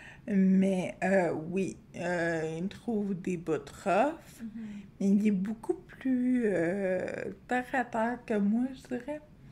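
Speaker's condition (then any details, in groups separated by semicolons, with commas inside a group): Friedreich's ataxia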